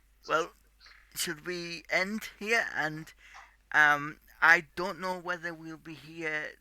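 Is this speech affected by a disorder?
Yes: cerebral palsy; tight muscles.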